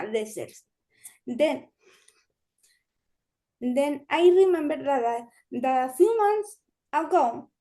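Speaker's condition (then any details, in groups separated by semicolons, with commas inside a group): Cerebral palsy; limits current activity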